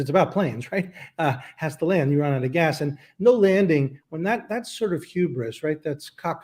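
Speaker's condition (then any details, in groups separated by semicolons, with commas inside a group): No condition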